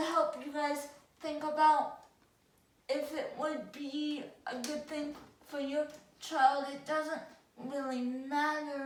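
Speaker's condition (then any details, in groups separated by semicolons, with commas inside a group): Cerebral palsy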